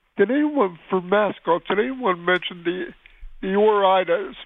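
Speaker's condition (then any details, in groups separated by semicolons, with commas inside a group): Cerebral palsy; unable to walk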